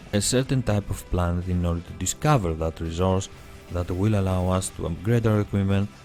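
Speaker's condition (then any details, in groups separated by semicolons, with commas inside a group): No condition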